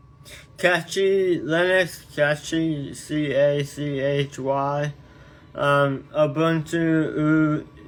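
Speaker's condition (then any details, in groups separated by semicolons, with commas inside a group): Tongue cancer surgery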